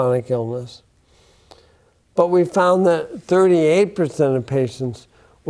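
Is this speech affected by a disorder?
Yes: bulbar onset ALS; affects speech.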